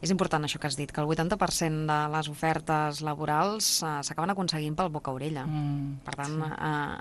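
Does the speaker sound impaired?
No.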